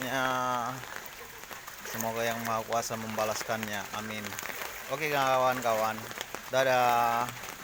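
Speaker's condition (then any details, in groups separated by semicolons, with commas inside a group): No condition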